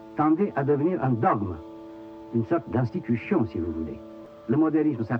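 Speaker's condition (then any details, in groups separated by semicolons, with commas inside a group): No condition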